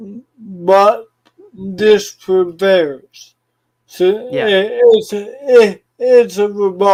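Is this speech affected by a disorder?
Yes: cerebral palsy.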